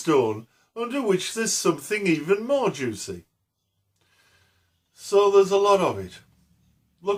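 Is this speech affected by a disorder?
No.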